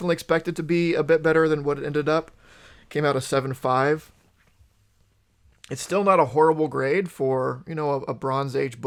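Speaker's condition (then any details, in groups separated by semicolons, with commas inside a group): No condition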